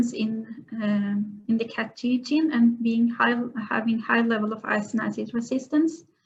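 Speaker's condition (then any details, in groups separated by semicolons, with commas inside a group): No condition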